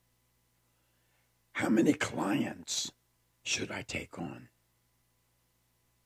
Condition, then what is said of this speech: Laryngectomy. But eventually, they taught me how to speak with the tracheostomy tube.